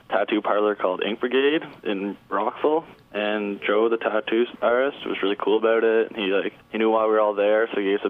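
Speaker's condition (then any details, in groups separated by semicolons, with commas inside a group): No condition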